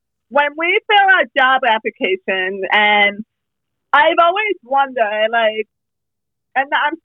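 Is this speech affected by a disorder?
Yes: hearing loss, speech impediment, mild; hearing impairment since birth, relies on lip reading, not deaf, needs clear masks and subtitles; little bit of a speech impediment, speaks better than in childhood; voice sounds different, had intensive speech therapy.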